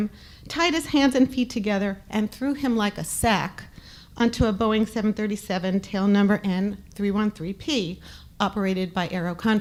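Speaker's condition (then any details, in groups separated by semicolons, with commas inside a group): No condition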